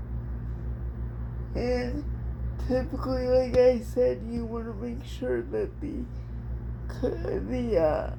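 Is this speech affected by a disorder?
Yes: cerebral palsy; speech somewhat affected.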